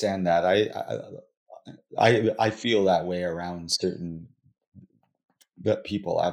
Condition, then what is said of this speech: Stuttering. It became something that I was adding to the conversation just by allowing myself to stutter and not trying to be fluent.